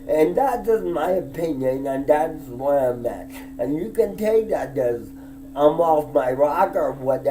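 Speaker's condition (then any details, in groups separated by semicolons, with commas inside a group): Disability with speech impediment; affects walking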